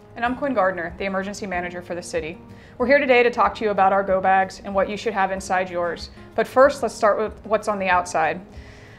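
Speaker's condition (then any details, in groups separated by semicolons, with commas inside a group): No condition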